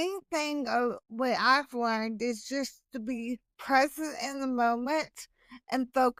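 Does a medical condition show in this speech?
Yes: hemiplegic cerebral palsy.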